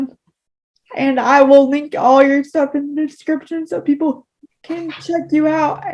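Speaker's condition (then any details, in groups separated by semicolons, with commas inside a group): Cerebral palsy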